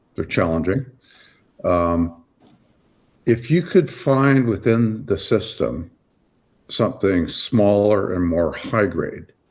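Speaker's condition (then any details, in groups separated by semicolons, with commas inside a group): No condition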